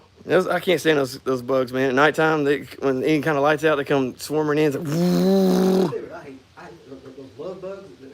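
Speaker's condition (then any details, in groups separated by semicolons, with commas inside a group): No condition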